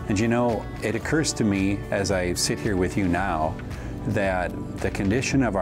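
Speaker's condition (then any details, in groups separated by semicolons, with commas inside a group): No condition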